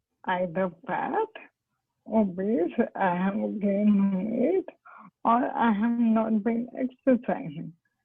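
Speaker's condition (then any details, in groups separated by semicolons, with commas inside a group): ALS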